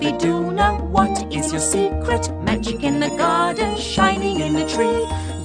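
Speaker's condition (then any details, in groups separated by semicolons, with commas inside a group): No condition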